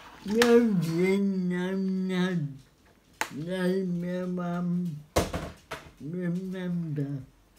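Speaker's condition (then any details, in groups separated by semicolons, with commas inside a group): Cerebral palsy; spastic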